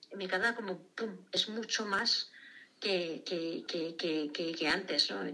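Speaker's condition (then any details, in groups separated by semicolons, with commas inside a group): Aphasia after stroke; difficulty finding names of things, expression sometimes hard, cannot speak as wished, worse at night when tired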